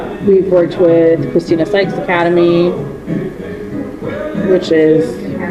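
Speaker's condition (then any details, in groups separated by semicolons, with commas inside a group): No condition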